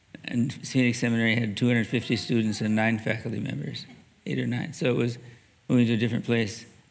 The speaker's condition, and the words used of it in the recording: Parkinson's disease. I lose volume in my voice, but I have a microphone in the classroom, so life goes on.